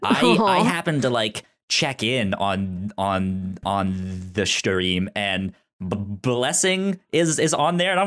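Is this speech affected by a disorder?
Yes: stutter; self-reported stutter; expects stutter to be an obstacle for some listeners; here repeated sounds, repeated words, prolonged sounds.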